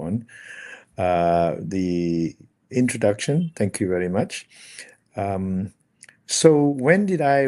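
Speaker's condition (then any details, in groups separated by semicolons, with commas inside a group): No condition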